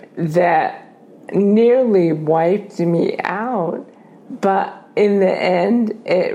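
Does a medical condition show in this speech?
Yes: ALS; diagnosis took a year, onset with falling while running and a limp, legs and arms basically paralyzed; disease now affecting mouth, tongue muscles atrophying; tongue weakness, sounds as if after a couple glasses of wine.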